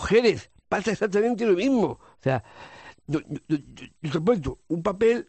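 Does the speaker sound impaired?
Yes: Down syndrome; congenital.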